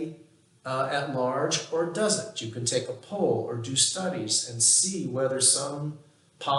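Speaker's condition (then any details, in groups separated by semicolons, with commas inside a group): No condition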